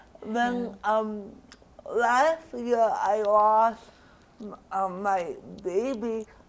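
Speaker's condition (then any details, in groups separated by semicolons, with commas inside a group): Cerebral palsy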